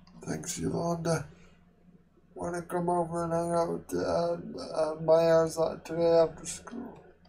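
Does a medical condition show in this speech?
Yes: quadriplegic cerebral palsy.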